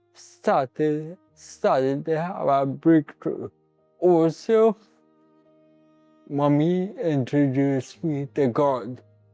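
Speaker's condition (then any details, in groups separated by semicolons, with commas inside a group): Cerebral palsy; from birth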